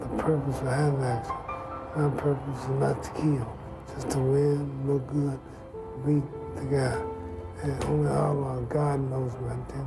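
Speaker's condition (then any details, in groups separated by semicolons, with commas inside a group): Parkinson's syndrome; sometimes slurred speech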